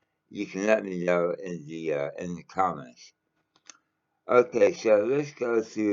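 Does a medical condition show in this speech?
Yes: mouth cancer.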